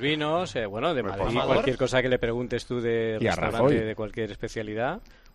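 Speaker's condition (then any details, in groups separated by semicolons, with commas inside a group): No condition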